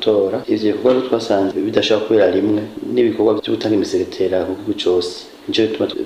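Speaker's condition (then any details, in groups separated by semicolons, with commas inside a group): No condition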